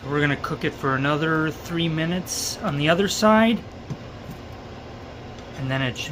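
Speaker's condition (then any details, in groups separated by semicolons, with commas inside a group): No condition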